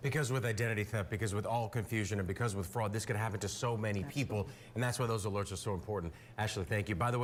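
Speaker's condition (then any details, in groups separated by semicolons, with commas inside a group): No condition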